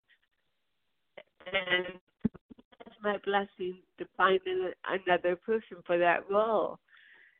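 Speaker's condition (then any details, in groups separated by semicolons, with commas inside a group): Cerebral palsy; birth onset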